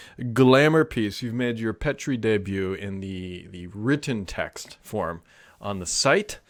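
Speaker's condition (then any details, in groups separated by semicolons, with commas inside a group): No condition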